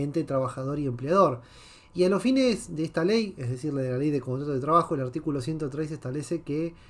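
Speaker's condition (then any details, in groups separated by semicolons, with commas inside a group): No condition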